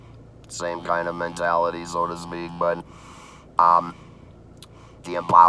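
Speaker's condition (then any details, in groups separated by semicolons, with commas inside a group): Laryngectomy after laryngeal cancer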